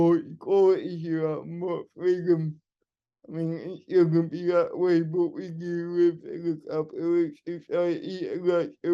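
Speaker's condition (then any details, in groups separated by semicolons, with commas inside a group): Cerebral palsy; wheelchair user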